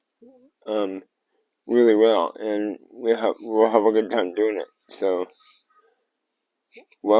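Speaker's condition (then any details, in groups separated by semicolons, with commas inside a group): Cerebral palsy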